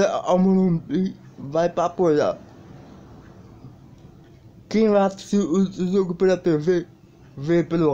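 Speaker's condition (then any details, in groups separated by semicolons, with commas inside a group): Cerebral palsy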